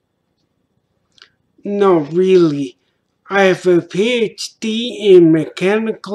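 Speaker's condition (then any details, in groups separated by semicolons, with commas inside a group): Traumatic brain injury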